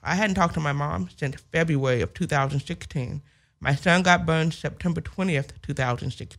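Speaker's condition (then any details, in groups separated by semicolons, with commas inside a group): Hearing loss with speech impediment; diagnosed end of first grade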